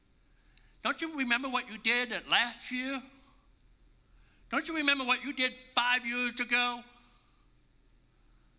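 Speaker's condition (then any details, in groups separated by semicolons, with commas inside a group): Deafness; congenital, 80% hearing loss since birth, relies on lip reading; masks over lips block understanding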